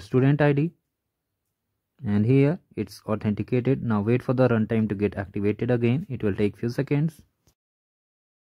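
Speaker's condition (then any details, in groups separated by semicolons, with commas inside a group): No condition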